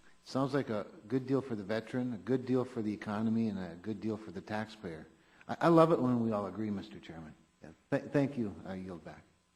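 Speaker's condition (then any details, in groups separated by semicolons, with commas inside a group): No condition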